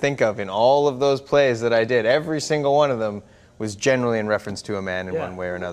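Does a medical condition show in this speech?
No.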